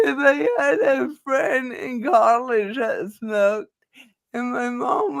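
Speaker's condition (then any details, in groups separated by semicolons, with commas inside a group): Cerebral palsy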